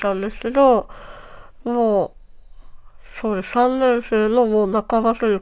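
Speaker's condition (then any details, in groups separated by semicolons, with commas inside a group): Treacher Collins syndrome, cleft palate; congenital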